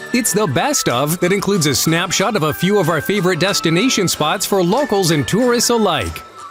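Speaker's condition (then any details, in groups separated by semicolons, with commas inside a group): No condition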